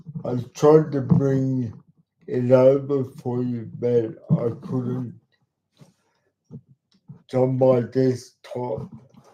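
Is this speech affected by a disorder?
Yes: cerebral palsy; talks slowly.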